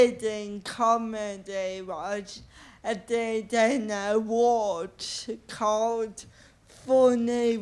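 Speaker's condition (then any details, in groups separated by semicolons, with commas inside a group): Cerebral palsy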